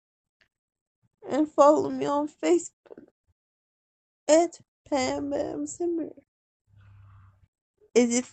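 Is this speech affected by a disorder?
Yes: cerebral palsy; wheelchair user.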